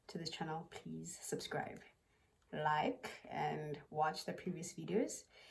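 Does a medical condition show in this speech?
No.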